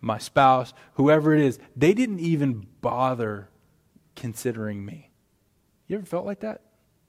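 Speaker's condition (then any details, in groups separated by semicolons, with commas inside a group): No condition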